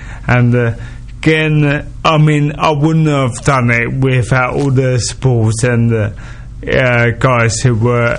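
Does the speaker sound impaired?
Yes: motor neurone disease; progressive neurological disease; daily deterioration; speech heavily impacted, slowed down, slurred around the edges.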